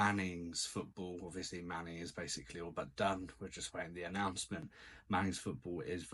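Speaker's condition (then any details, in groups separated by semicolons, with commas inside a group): No condition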